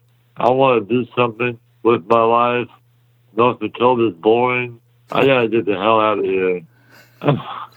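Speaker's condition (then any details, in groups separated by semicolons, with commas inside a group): Muscular dystrophy; congenital, extremely rare type, exact type unknown, myotubular myopathy ruled out about 4 years ago; about 30 years old, hospitalized every 3 to 6 weeks until age 7, plays power soccer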